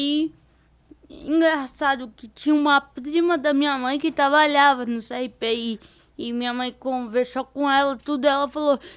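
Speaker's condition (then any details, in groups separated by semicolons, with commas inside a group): Cerebral palsy; diparetic form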